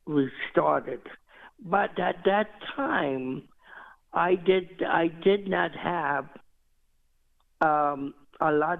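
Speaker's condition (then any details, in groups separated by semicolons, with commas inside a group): Cerebral palsy; later learned to walk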